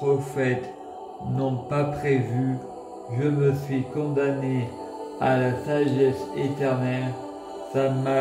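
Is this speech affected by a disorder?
Yes: multiple sclerosis.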